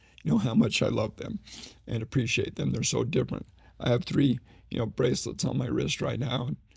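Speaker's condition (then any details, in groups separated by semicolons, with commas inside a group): ALS; needs voice rest during conversation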